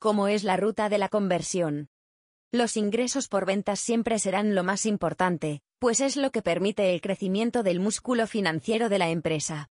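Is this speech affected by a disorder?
No.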